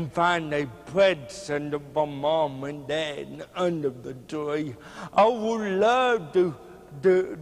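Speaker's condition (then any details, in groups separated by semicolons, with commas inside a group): Cerebral palsy; speech hard to understand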